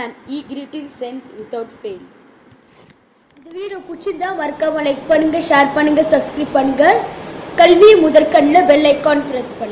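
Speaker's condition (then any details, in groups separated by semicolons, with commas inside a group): No condition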